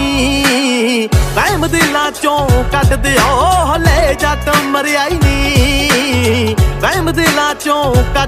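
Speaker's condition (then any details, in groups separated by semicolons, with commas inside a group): No condition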